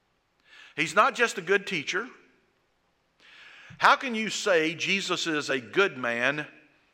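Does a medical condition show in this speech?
No.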